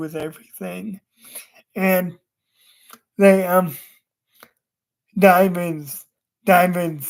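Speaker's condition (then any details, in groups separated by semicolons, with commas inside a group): Cerebral palsy; wheelchair user, unable to walk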